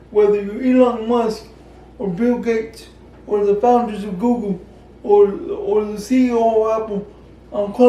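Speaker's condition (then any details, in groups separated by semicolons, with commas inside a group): Cerebral palsy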